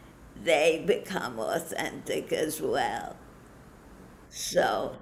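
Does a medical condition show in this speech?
Yes: Parkinson's disease; stopped listening to doctor after diagnosis, followed own path.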